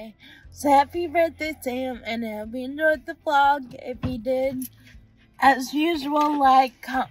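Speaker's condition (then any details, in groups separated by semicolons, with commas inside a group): Friedreich's ataxia; progressive neuromuscular disability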